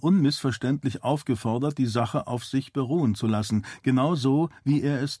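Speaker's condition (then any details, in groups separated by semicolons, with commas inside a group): No condition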